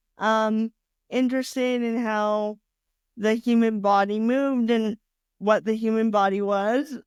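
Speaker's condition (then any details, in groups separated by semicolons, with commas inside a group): Cerebral palsy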